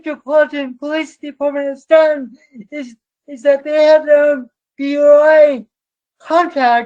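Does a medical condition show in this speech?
Yes: cerebral palsy.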